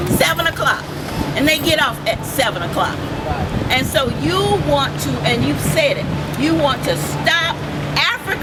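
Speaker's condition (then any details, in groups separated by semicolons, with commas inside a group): No condition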